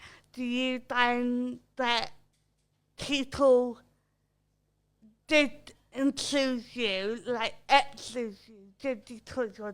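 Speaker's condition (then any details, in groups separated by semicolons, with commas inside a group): Cerebral palsy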